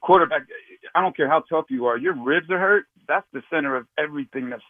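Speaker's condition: No condition

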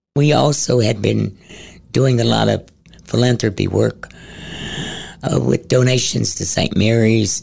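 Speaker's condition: Head and neck cancer, stage 4, into voice box

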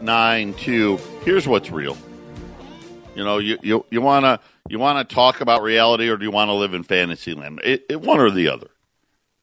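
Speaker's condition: No condition

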